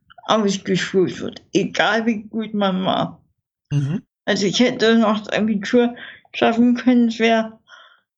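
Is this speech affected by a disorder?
Yes: infantile cerebral palsy; from birth, not premature, spastic, worsening with growth, involuntary twitches, no handwriting, tracheotomy during double pneumonia; age 55, breathing-support mask machine for sleep, personal assistants; childhood speech therapy at Dresden University Clinic.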